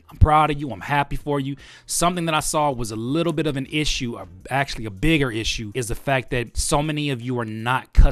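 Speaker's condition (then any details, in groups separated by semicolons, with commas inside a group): No condition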